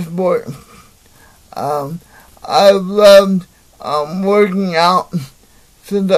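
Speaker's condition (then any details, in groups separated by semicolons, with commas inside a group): Cerebral palsy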